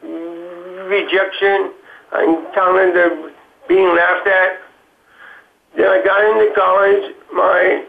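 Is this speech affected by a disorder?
Yes: Parkinson's disease; Parkinson's diagnosed five years ago, stutter since at least college years; very painful, frustrating, attacks jaw and hands, physical therapy with Kevin Linde, exercise bike, swimming.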